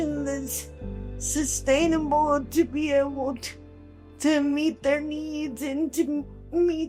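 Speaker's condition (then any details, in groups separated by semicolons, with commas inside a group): Cerebral palsy, quadriplegic; quadriplegic, all four limbs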